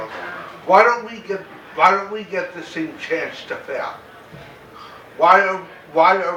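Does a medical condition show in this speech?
Yes: cerebral palsy; very mild form.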